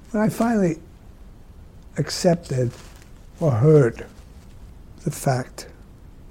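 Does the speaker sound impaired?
Yes: ALS; motor neuron disease, found by muscle biopsy and electromyogram, fatal, began with bad sleep, walking, tripping; progressively worsening, disabled, losing physical ability; speech difficult but still possible, able to speak until nearly the end.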